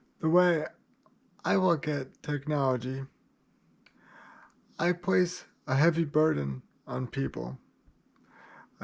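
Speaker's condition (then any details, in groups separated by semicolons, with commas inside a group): Cerebral palsy, spastic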